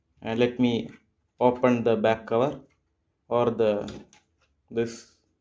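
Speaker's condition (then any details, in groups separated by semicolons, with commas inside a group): No condition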